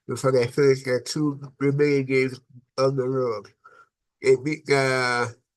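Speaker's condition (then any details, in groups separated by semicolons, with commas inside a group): Cerebral palsy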